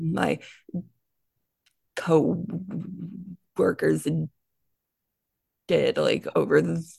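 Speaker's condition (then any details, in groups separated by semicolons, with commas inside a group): Stuttering; no problems communicating at work; prolonged sounds, blocks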